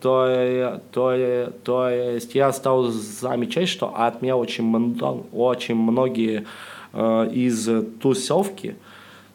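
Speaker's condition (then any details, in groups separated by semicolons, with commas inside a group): Stuttering, mild; persistent stutter, unable to get rid of it; stand-up comic, opens sets with jokes warning about stutter; slight stutter, sound and part-word repetitions, blocks, fillers, self-interruptions; repeated sounds, repeated words, prolonged sounds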